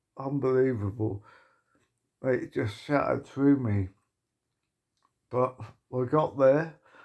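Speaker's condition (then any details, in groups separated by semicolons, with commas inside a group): Motor neuron disease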